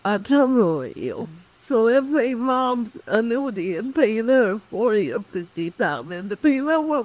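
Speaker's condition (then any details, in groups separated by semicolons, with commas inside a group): Cerebral palsy; speech affected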